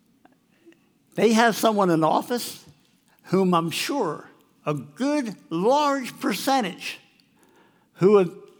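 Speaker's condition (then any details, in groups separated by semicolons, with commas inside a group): Cleft lip and palate; congenital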